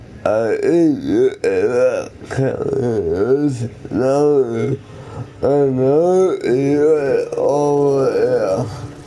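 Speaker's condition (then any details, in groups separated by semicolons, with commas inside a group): Cerebral palsy; one hand affected; atypical speech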